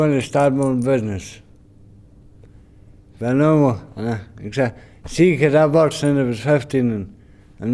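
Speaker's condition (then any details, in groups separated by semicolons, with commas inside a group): Brain injury; spasticity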